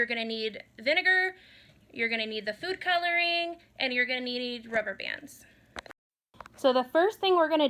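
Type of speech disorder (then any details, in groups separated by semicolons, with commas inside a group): None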